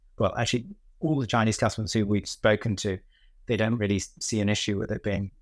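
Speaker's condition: No condition

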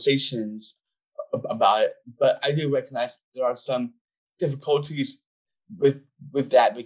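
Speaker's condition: Down syndrome; 25-year-old man; described as very articulate in giving details, public speaker, gave TEDx talk, hosts own podcast

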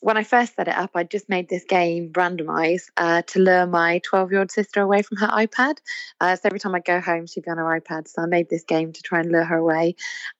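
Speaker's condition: No condition

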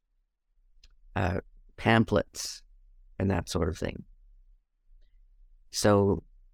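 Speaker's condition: No condition

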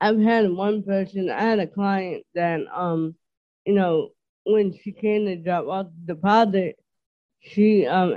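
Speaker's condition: Dysarthria; speech impediment

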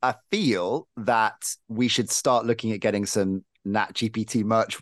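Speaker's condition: No condition

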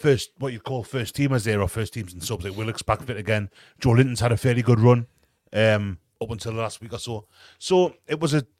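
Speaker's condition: No condition

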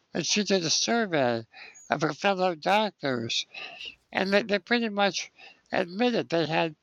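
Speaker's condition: Spinal muscular atrophy; age 60

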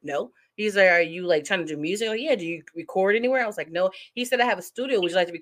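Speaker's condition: No condition

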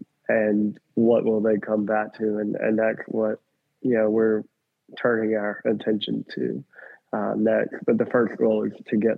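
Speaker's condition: Cleft lip and palate; congenital

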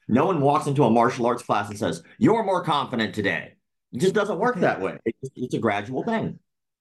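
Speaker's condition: Cleft lip and palate; still present

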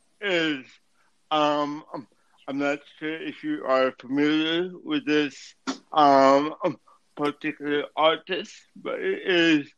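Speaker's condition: Cerebral palsy; affects speech

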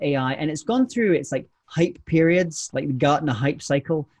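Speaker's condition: No condition

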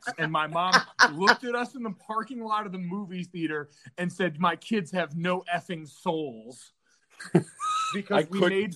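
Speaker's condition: No condition

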